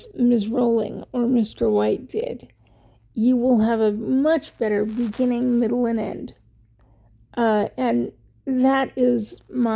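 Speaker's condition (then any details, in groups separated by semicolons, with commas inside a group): Cerebral palsy; wheelchair user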